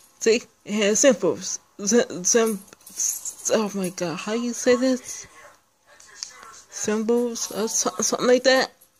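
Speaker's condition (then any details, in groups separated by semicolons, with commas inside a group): Speech impairment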